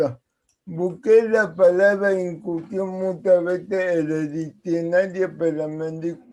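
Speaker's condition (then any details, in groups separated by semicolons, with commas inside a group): Cerebral palsy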